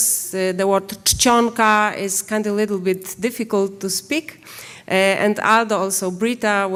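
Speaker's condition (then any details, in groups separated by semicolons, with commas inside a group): No condition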